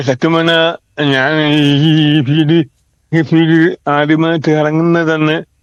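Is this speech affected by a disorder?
Yes: cerebral palsy; present from birth.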